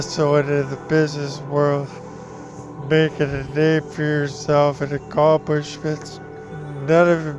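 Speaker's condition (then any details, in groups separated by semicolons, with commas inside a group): ALS; over a year since diagnosis, requires 24/7 care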